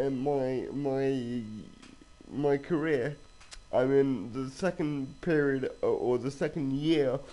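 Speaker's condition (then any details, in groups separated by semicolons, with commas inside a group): Cerebral palsy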